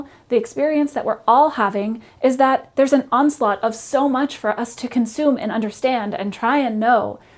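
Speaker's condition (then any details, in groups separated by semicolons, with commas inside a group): No condition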